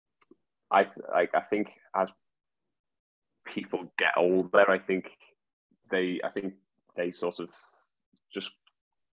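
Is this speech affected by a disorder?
Yes: stammer; present since earliest memory, much worse in childhood, felt stuck, more when tired, diagnosed by speech therapist; still stammers, not particularly prominent but can be quite bad, phone calls hard; stammers on certain words and letters; here repeated sounds, repeated words.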